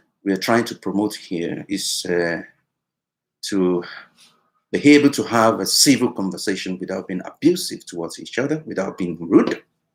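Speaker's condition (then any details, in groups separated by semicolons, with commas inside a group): No condition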